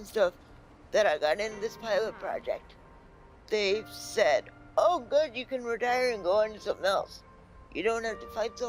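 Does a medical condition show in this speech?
Yes: spastic quadriplegic cerebral palsy.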